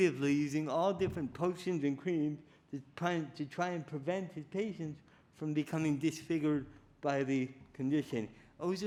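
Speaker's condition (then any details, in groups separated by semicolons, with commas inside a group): Cerebral palsy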